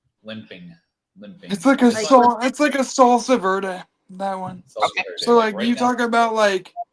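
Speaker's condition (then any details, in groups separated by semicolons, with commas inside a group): Cerebral palsy; from birth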